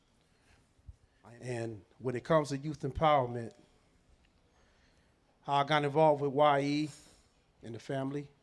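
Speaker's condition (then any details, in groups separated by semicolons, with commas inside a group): No condition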